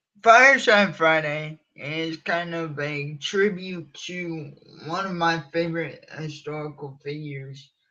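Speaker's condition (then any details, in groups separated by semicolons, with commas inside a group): Cerebral palsy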